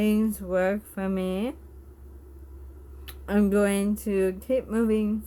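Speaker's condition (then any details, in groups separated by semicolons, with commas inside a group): Bulbar onset ALS; bulbar onset, tongue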